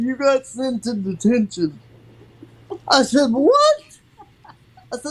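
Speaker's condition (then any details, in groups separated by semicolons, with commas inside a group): Cerebral palsy; from birth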